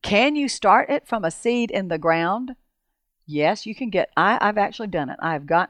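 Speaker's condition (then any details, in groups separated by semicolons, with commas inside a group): No condition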